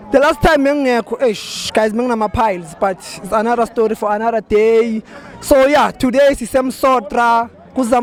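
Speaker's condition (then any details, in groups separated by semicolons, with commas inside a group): No condition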